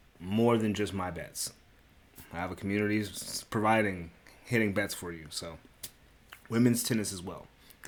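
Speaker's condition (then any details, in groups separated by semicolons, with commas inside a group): No condition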